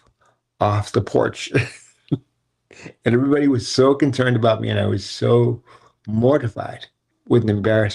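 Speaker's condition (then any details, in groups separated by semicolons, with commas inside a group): Cerebral palsy; wheelchair user, muscle spasms triggered by strong emotions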